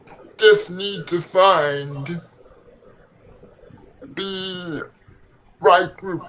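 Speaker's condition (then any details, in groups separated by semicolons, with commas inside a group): Cerebral palsy; legs affected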